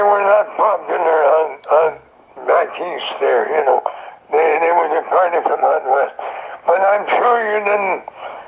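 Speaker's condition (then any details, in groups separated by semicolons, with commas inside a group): Throat cancer; survivor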